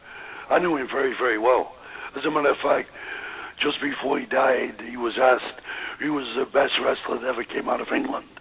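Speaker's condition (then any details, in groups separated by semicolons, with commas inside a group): Voice box damage after neck operation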